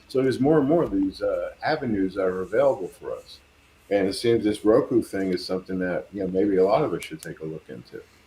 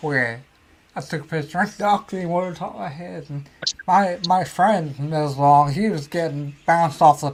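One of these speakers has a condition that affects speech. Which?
The second: ataxia; brain lesion, affects walking and balance; may slur speech, may sound drunk.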